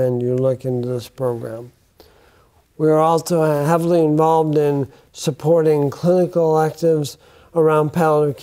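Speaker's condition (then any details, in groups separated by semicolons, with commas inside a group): Bulbar onset ALS; affects speech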